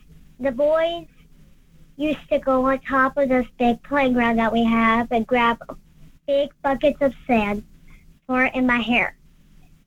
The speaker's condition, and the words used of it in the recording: Cleft palate. This little girl is the most eloquent, inspirational little kid I've heard ever.